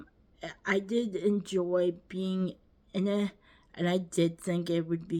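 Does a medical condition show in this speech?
Yes: cerebral palsy, quadriplegic.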